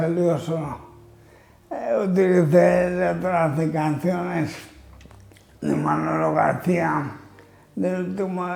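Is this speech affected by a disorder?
Yes: amyotrophic lateral sclerosis (ela).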